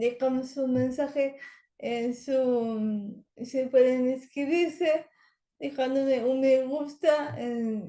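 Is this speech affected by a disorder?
Yes: cerebral palsy.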